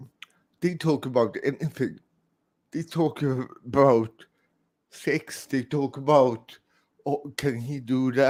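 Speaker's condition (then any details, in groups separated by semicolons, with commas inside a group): Cerebral palsy, severe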